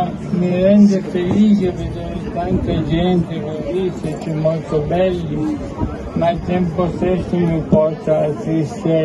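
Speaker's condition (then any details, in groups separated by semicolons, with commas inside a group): ALS; bulbar form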